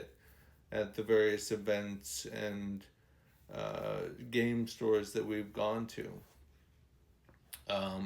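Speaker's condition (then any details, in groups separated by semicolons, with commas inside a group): ALS; muddied slurred speech, hard to speak for long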